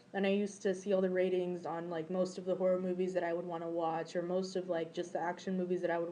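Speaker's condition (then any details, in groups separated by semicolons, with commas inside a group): No condition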